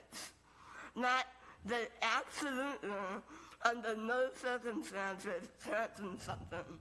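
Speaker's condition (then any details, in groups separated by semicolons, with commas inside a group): Moebius syndrome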